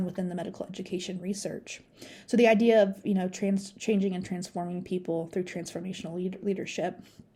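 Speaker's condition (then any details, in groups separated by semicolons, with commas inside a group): No condition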